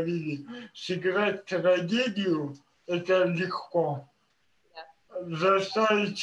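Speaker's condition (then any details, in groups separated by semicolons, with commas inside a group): Cerebral palsy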